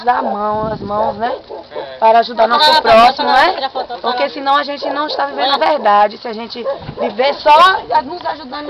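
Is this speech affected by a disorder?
No.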